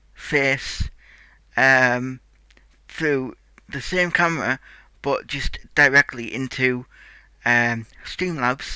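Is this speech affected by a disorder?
Yes: cerebral palsy; tight muscles.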